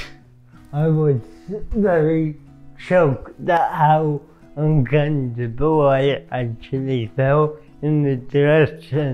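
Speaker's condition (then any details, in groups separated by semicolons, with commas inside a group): Cerebral palsy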